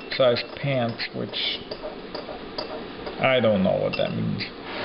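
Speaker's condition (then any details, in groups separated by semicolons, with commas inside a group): No condition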